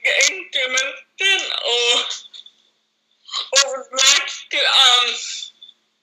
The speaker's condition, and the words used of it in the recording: Cerebral palsy. Um, you said at a young age you you know you were from Sri Lanka, um, and you were told that you would never walk or talk, which you know clearly you're talking